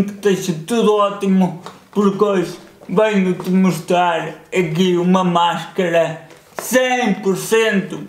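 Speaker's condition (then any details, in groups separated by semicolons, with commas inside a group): Cerebral palsy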